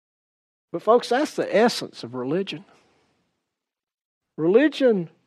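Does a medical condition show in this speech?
No.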